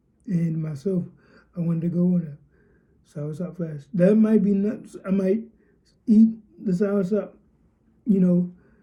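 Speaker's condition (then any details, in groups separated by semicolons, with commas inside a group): Cerebral palsy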